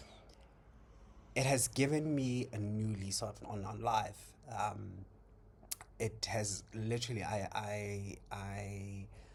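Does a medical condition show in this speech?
No.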